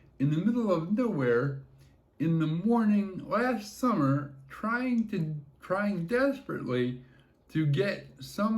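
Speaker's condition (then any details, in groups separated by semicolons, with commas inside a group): Cerebral palsy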